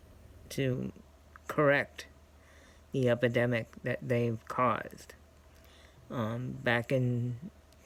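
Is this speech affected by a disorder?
Yes: cerebral palsy; scoliosis.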